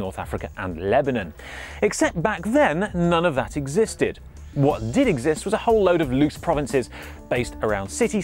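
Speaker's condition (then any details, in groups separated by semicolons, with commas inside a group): No condition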